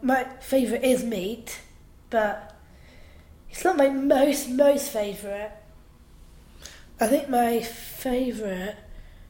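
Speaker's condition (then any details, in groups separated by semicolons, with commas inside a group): Down syndrome; slow learning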